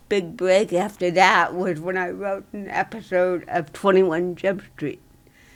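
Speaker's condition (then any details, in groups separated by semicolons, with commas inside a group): Cerebral palsy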